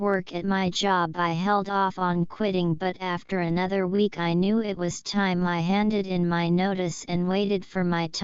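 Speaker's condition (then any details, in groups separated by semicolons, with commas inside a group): No condition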